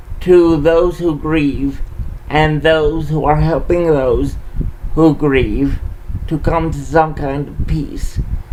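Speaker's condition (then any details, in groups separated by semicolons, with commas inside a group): Cerebral palsy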